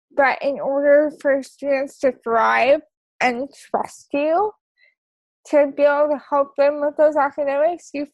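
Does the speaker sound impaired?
Yes: cerebral palsy; onset before birth.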